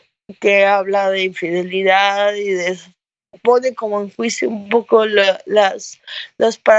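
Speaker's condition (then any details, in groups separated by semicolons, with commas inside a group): Cerebral palsy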